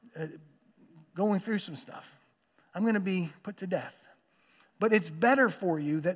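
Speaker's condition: No condition

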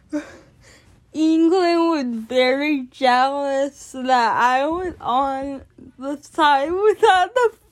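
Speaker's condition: Cerebral palsy; born addicted

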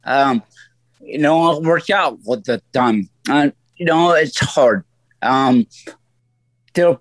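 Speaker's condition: Stroke; voice altered since stroke, lasting effect

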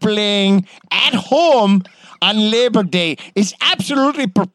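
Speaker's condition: No condition

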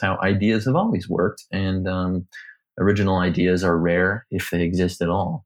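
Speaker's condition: No condition

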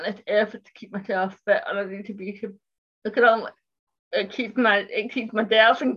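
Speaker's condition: Cerebral palsy; speech impairment

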